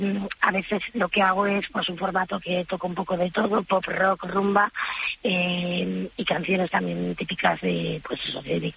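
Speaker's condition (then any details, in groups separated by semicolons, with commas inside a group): Vocal fold nodules; two vocal fold nodules, forbidden to sing, still performing, voice breaks with heavy use; hoarse after five gigs friday to sunday, propolis, licorice and lozenge remedy, planning silence cure, Playa del Silencio; broken hoarse voice, apologizes for voice, switches to Bonnie Tyler or Joaquín Sabina style when broken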